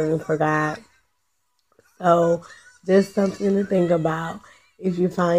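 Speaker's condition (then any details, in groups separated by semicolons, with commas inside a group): Cerebral palsy, spastic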